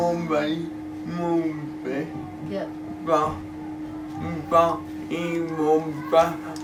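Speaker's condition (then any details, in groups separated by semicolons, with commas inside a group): Cerebral palsy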